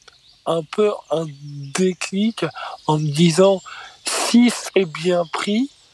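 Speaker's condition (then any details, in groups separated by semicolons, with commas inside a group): Stuttering; stuttering in stand-up clip, voice deliberately left unedited; prolonged sounds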